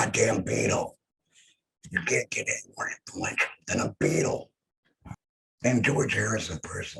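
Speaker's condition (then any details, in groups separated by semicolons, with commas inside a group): Head and neck cancer; laryngectomy; voice lost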